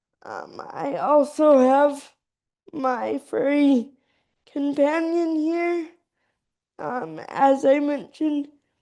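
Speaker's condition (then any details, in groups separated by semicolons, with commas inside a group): Cerebral palsy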